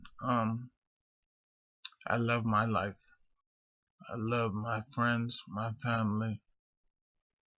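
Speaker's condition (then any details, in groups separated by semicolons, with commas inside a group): Multiple sclerosis; deep brain stimulation electrodes for arm tremors; rambling speech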